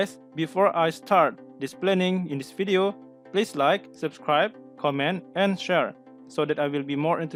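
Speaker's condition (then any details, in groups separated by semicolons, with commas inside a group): No condition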